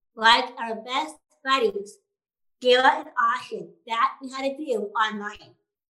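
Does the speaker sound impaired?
Yes: Down syndrome.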